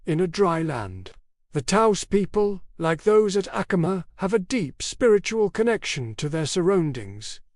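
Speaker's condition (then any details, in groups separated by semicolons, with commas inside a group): No condition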